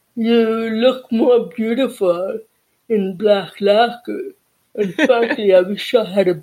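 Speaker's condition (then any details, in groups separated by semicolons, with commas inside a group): Deafness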